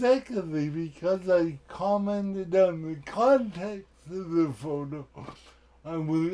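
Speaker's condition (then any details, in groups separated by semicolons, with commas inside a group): Cerebral palsy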